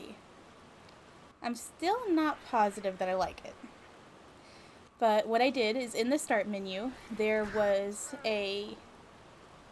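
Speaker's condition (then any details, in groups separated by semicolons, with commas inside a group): No condition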